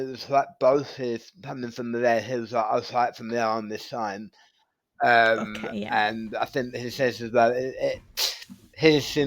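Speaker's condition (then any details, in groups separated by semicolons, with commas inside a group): Tongue cancer surgery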